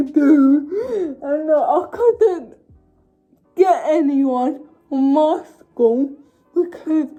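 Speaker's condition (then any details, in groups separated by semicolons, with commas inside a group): Cerebral palsy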